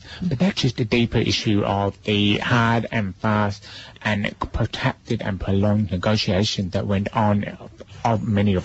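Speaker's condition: Deafness; cannot hear music

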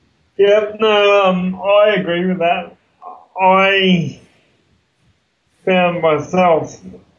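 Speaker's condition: Cerebral palsy; congenital, affects movement in arms and legs, wheelchair user

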